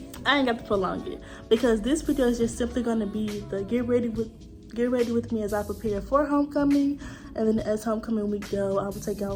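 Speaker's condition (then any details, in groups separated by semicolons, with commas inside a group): No condition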